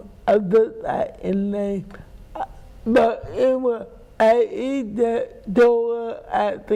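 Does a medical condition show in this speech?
Yes: cerebral palsy; speech impairment.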